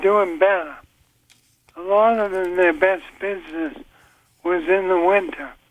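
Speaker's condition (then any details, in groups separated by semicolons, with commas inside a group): ALS; progressive weakness, wheelchair user; voice getting softer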